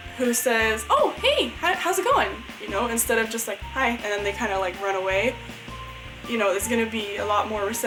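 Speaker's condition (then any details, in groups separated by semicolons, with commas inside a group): No condition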